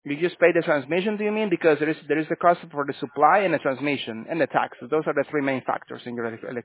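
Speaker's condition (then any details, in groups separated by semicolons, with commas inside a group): No condition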